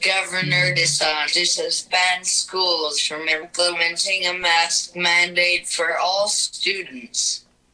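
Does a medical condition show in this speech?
Yes: cerebral palsy, through a speech-generating device; wheelchair user, vulnerable to COVID complications; speaks through communication app on iPad, types on keyboard with nose.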